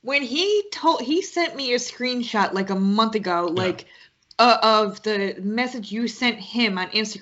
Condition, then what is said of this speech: Stuttering. I stutter, and I'm just like, I can't do it anymore.